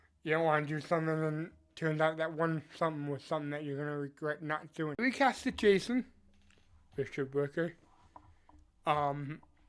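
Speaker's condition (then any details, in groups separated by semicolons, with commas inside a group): Cerebral palsy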